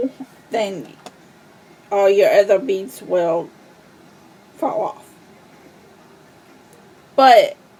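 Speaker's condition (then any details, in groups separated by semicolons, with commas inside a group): Cerebral palsy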